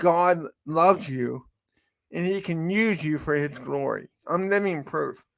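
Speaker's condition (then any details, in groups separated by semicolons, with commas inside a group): Cerebral palsy; from birth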